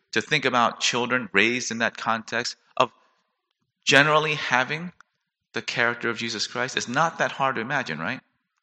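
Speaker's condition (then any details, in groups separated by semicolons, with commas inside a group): No condition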